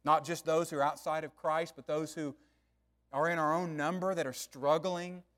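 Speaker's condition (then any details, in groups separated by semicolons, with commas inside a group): No condition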